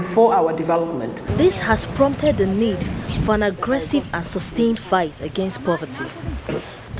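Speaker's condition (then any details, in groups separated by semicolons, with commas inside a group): No condition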